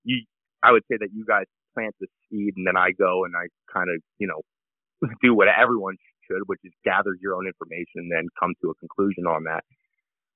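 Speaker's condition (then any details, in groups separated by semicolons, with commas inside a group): Stutter; self-described as severe; stutter present during live call-in; apologizes for stuttering during call; repeated sounds, blocks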